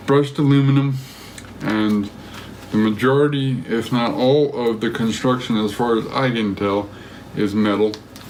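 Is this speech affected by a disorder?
Yes: cerebral palsy; affects gait and walking.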